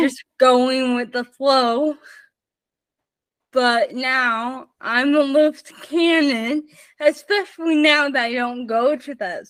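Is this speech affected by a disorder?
Yes: spastic cerebral palsy, mixed.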